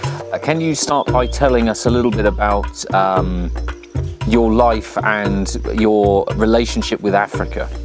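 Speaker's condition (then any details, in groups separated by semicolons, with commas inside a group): No condition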